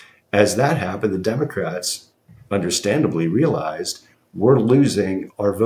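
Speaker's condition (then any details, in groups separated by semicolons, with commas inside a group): No condition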